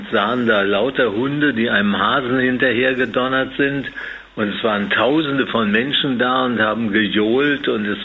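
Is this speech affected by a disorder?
Yes: Parkinson's disease; years of hand tremor holding a glass, dismissed as stage fright, diagnosed by neurologist after examination.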